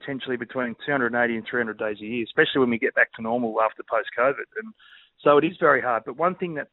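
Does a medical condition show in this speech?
No.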